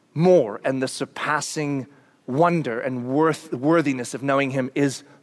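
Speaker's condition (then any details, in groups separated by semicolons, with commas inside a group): No condition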